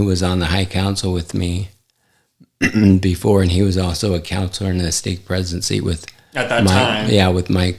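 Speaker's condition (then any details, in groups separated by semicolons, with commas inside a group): ALS; affects hand function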